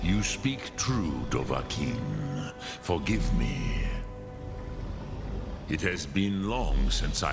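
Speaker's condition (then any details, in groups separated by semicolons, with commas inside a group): No condition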